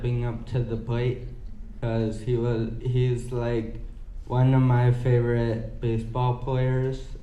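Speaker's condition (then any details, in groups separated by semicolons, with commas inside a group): Cerebral palsy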